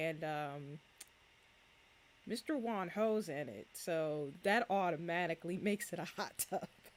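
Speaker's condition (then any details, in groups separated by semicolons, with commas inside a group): No condition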